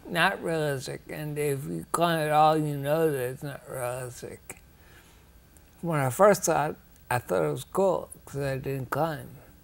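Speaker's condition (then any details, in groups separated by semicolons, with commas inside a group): Ataxia; rare, progressive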